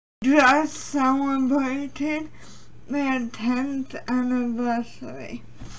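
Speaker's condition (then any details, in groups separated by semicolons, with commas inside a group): Cerebral palsy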